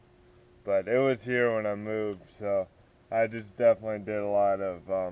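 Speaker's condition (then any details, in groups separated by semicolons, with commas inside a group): Cerebral palsy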